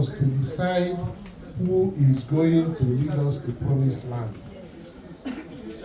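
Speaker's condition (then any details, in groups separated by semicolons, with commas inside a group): No condition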